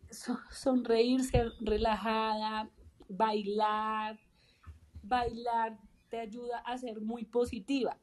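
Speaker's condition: Stuttering; stuttering since early childhood, uncle also stutters, strong facial gestures and tics by age 15; age 31, speech therapists and coach resumed when stuttering was very strong, now accepts stuttering; stutters openly, leaves stutters uncorrected, moves body and fingers when speaking publicly, voice called childlike on phone; repeated sounds, repeated words

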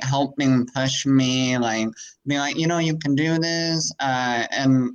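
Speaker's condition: Cleft palate; congenital cleft palate

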